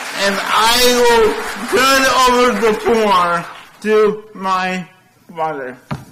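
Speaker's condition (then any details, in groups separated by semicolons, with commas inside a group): Cerebral palsy; from birth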